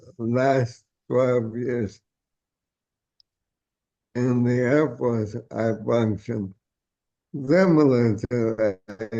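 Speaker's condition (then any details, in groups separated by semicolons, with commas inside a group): ALS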